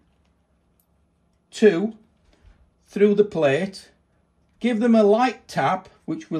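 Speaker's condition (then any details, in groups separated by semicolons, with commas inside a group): No condition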